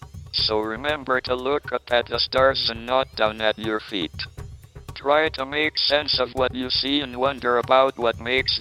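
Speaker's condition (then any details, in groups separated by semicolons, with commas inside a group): Motor neurone disease, speech-generating device; speaks only through computerized voice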